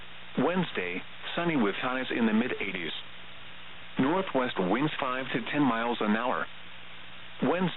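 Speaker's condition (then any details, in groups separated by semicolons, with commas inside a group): No condition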